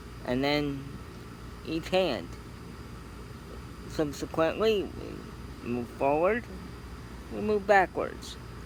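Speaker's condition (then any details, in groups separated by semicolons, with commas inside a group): Cerebral palsy; scoliosis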